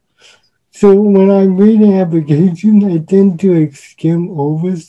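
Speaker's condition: Cerebral palsy; present from birth

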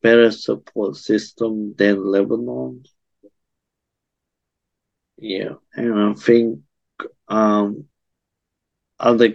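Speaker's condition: Cerebral palsy

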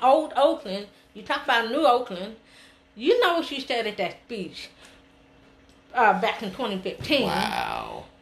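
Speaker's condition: Hearing loss; taught Signing Exact English

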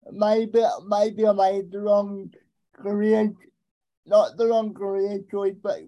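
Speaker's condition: Cerebral palsy; stutters a lot

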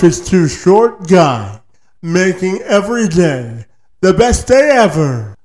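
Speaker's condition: Spastic quadriplegic cerebral palsy; from birth

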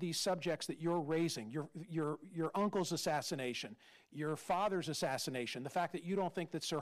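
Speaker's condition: No condition

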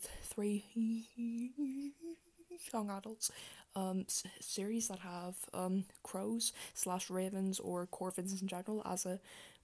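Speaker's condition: Speech impediment; sound repetitions on word starts, random pauses, pauses and repetitions left unedited; repeated sounds

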